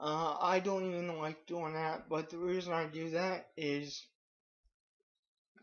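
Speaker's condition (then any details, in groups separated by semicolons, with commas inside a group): Cerebral palsy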